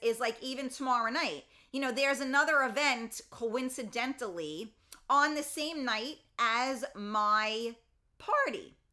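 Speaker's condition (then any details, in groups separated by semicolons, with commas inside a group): No condition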